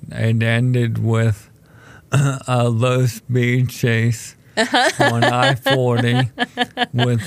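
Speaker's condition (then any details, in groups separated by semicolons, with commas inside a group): ALS; told condition is terminal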